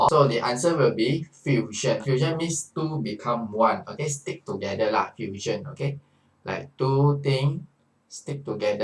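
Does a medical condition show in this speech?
No.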